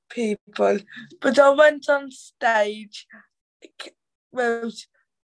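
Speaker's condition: Cerebral palsy; teenager

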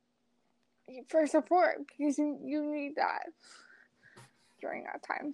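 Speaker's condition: Cerebral palsy; wheelchair user

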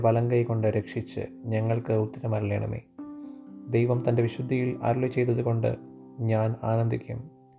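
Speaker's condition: No condition

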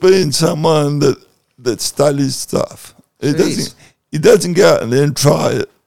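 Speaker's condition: Cerebral palsy

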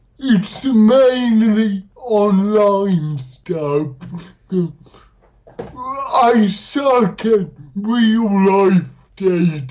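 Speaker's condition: Dysarthria; from cerebral palsy, cannot do separate things with separate fingers; much improved through stand-up comedy, once barely intelligible, now occasionally not understood; noticeable speech accent, some words misheard by host, host finds easy to understand

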